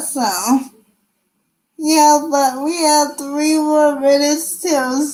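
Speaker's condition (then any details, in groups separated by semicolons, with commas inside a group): Cerebral palsy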